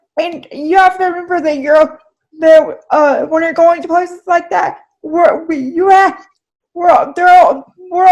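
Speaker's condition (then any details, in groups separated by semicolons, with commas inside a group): Cerebral palsy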